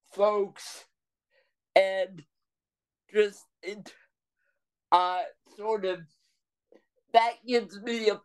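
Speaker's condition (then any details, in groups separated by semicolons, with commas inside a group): Cerebral palsy; power wheelchair since age five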